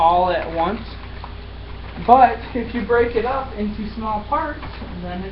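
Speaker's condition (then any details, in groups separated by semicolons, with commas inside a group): No condition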